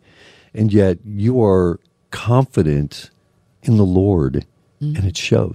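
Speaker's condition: No condition

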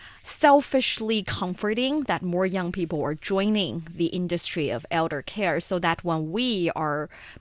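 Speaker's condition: No condition

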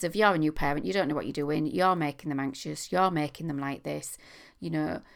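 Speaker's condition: No condition

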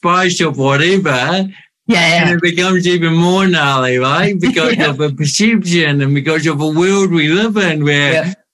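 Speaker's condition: Cerebral palsy; walking affected

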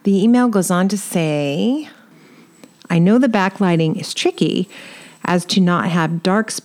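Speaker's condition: No condition

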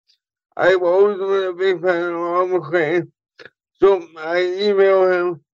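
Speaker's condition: Cerebral palsy; motor skills affected

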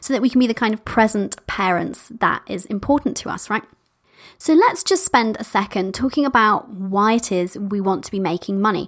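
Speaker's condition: No condition

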